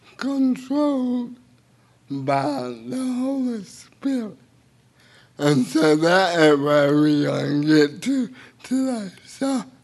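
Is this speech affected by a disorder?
Yes: cerebral palsy; speech a little unclear.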